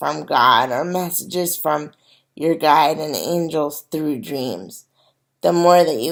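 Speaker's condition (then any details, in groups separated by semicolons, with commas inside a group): Cerebral palsy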